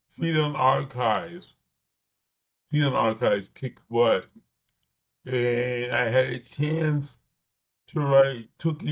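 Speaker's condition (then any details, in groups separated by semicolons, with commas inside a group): Cerebral palsy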